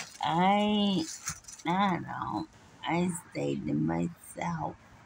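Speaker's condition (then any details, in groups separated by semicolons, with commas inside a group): Friedreich's ataxia; affects nervous system, no reflexes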